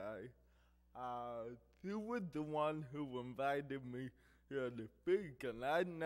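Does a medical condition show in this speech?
Yes: cerebral palsy; affects hearing and speech.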